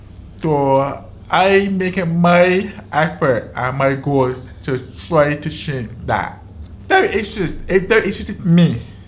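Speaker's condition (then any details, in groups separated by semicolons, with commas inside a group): Deafness, deaf in one ear from birth, other ear from age 18; born deaf in one ear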